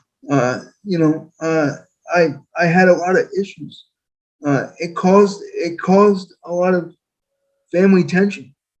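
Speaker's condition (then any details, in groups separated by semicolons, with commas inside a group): Quadriplegic cerebral palsy; describes self as very well spoken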